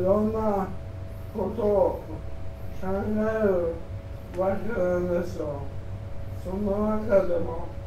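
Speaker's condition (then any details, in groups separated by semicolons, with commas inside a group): ALS; uses ventilator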